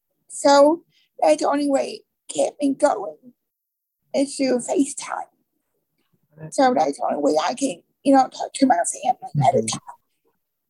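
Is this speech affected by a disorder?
Yes: cerebral palsy; from birth, birth defect.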